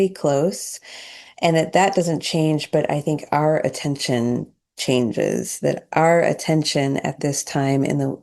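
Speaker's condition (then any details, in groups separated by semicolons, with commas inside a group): No condition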